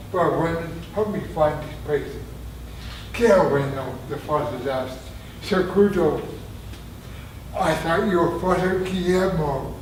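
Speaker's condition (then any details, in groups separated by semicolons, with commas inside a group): Traumatic brain injury; near-fatal injury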